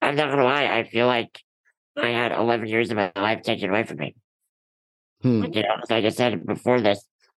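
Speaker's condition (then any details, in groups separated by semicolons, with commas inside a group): Ullrich congenital muscular dystrophy, Ullrich congenital, collagen 6A3; grooming and bathing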